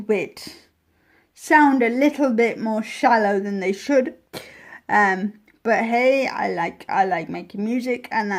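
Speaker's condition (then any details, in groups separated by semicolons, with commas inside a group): Cerebral palsy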